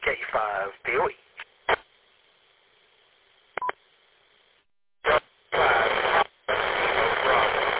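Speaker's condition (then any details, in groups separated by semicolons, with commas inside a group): No condition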